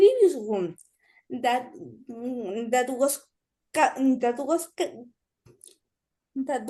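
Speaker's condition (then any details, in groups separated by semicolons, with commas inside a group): Cerebral palsy; limits current activity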